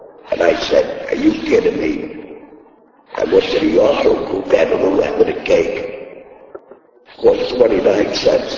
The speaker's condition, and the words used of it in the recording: Laryngectomy. So I got, when I got an operation, they took my voice box out. And I'm still talking, that's amazing.